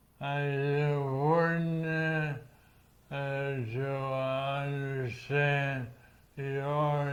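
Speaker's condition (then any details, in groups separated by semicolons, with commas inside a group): Progressive supranuclear palsy; neuromuscular system affected; speech a little hard to hear, shortness of breath, swallowing affected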